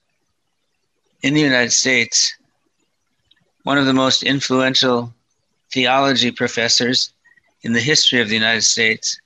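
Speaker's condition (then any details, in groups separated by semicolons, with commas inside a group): Parkinson's disease, mild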